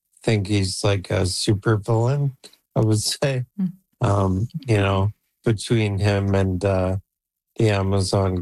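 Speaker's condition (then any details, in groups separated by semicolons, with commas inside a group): ALS; Neuralink N1 implant 3 months ago at Toronto Western Hospital, voice banked with 11 Labs; uses Neuralink N1 brain implant to control computer, currently communicating by computer; voice declining, expects soon to lose speech, computer to speak in AI-cloned voice via Neuralink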